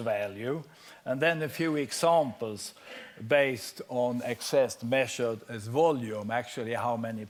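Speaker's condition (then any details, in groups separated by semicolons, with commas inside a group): No condition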